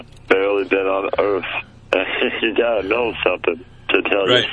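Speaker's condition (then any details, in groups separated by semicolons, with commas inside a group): Muscular dystrophy; childhood onset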